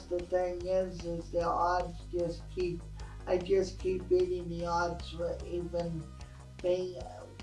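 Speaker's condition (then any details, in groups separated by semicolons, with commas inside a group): Cerebral palsy; poor swallowing in childhood, speech was not expected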